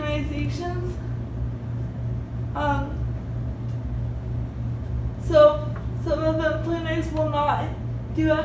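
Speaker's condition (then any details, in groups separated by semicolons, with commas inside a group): Cerebral palsy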